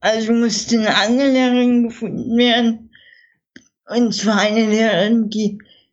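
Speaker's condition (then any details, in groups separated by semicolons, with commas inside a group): Infantile cerebral palsy, spastic; age 55, breathing-support mask machine for sleep, personal assistants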